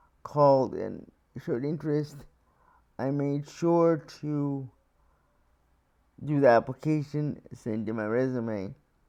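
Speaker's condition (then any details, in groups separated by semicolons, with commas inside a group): Cerebral palsy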